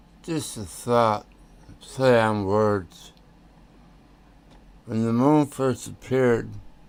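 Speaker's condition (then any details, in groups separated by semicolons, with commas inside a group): Tongue cancer; tongue tumor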